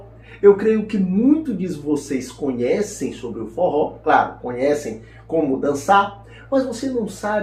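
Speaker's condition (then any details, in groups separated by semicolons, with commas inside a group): No condition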